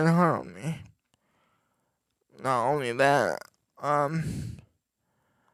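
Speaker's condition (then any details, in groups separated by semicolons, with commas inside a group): Cerebral palsy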